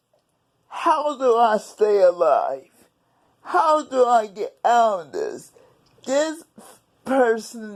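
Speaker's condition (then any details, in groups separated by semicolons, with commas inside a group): Cerebral palsy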